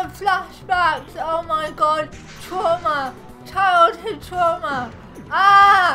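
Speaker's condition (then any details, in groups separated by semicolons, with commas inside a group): Cerebral palsy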